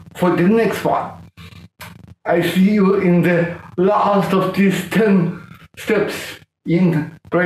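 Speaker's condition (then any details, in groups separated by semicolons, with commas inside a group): Cerebral palsy, severe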